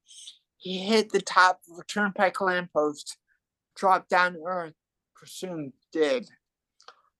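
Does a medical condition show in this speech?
Yes: cerebral palsy and hearing loss; hearing loss from birth, wobbly gait, poor hearing, broke leg on stage, emergency surgery.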